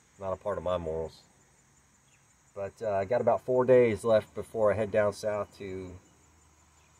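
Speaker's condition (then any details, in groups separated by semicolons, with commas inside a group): No condition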